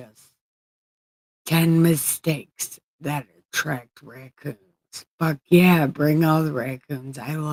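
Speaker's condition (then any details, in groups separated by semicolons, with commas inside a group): Brain injury; brain surgery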